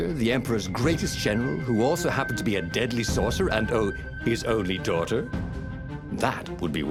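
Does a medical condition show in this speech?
No.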